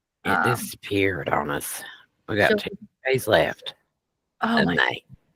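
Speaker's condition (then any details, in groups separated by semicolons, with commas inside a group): No condition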